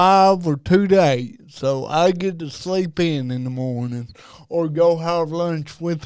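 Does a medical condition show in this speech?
Yes: cerebral palsy; diagnosed at about age two.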